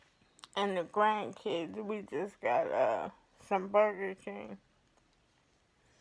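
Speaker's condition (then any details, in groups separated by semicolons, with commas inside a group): ALS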